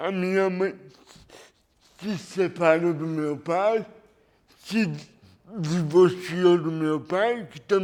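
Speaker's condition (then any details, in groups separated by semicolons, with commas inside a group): Cerebral palsy; lack of oxygen at birth, premature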